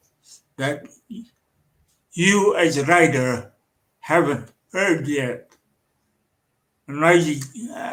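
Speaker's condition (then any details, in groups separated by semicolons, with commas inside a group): Cerebral palsy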